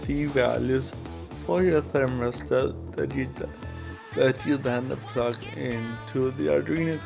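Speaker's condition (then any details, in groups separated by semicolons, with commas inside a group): Cerebral palsy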